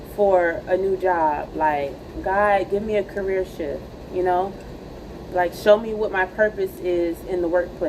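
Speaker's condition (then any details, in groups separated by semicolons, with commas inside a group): No condition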